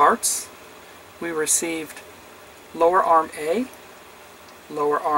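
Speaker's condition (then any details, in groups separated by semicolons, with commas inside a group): No condition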